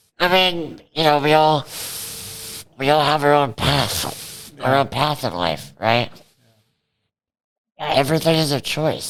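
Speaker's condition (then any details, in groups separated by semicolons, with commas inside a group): Cerebral palsy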